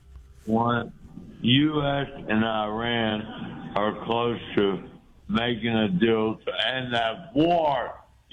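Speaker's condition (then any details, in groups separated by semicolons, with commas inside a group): Speech impediment; cause unclear, stabbed by girlfriend and hit on head with ashtray years ago; calling in by phone to a radio show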